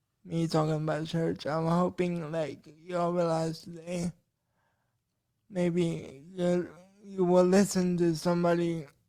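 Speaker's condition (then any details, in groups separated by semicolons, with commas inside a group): Cerebral palsy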